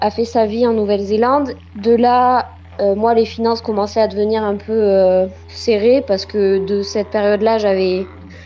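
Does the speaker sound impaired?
No.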